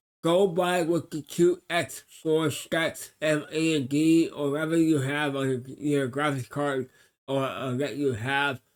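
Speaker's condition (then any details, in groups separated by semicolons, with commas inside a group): Cerebral palsy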